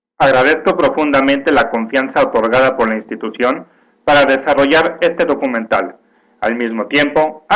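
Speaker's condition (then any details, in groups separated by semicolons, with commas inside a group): No condition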